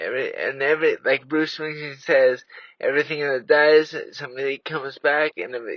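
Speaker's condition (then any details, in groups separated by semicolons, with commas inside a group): Traumatic brain injury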